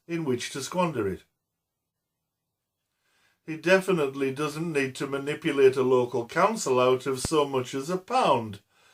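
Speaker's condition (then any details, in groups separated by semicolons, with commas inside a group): No condition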